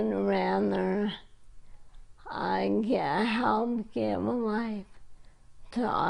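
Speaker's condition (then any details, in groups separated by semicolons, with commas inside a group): Advanced stage multiple sclerosis, severe; advanced stage, slowly progressive, diagnosed about 16 years ago; small fading voice, barely speaks when exhausted, restraints to sit, breathe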